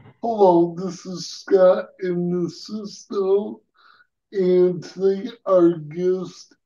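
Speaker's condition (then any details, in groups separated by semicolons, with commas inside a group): Cerebral palsy; present from birth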